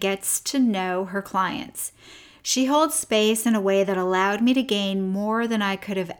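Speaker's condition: No condition

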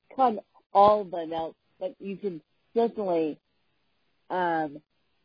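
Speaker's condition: Cerebral palsy; chronic physical disability

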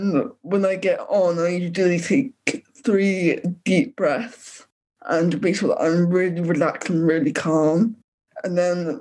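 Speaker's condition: Cerebral palsy; affects arm and leg movement

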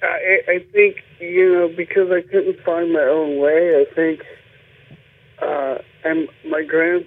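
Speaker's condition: Cerebral palsy; speech impediment while growing up

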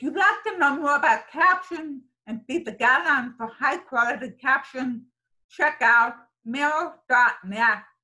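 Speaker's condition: Deafness, sensorineural hearing loss; congenital profound sensorineural, damaged nerves, found 9 months, behind-ear aid at 10, adult cochlear implant; hears nothing without it, depends on lip reading, phone only with captions; raised oral, about 10 years speech therapy, mainstreamed in public school

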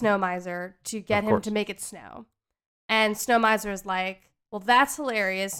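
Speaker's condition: No condition

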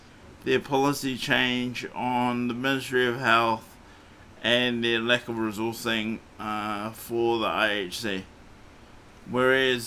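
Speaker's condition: Cerebral palsy; morphine not allowed after it

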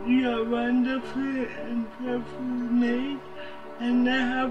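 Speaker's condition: Cerebral palsy; present from birth, much therapy in childhood

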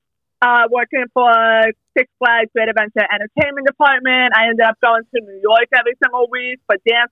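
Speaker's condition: Hearing loss, speech impediment, mild; voice sounds different, had intensive speech therapy

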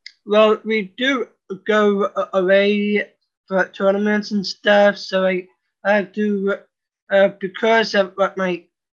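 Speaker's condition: Down syndrome; 36-year-old man, from birth

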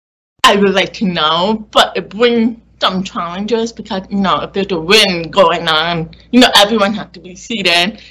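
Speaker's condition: Deaf or hard of hearing

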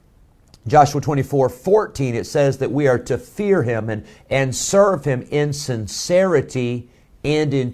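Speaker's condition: No condition

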